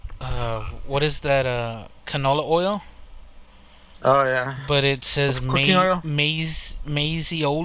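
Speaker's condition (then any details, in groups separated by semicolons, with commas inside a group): No condition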